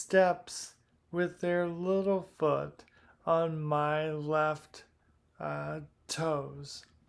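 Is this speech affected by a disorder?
Yes: primary lateral sclerosis.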